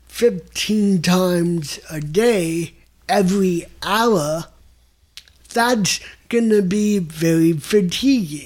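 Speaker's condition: Mild cerebral palsy; unconsciously spits when talking, slightly higher-pitched than typical male voice, voice reveals disorder, mistaken for drunk

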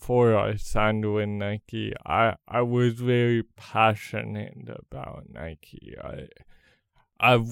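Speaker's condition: Cerebral palsy; congenital, did not walk until age three, runs competitively, first Nike professional runner with cerebral palsy

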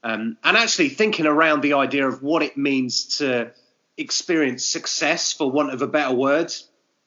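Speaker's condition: No condition

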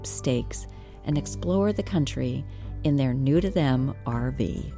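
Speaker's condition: No condition

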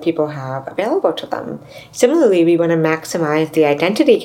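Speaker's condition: Deafness, severe to profound; bilateral cochlear implants, less lip reading and listening effort, deafer without implants, loud sound startling

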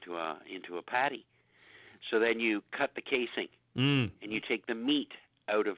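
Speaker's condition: No condition

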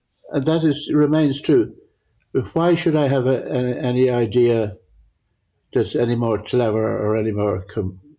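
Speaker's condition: Parkinson's; difficulty judging near and far

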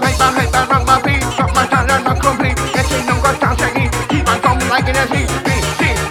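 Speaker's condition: No condition

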